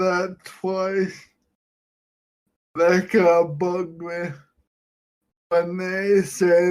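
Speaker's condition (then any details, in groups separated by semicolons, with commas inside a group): Friedreich's ataxia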